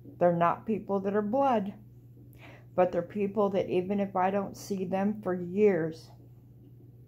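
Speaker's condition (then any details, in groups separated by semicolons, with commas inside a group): Cerebral palsy; walks flat-footed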